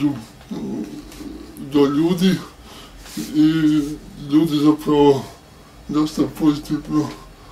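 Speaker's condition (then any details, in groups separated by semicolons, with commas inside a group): Cerebral palsy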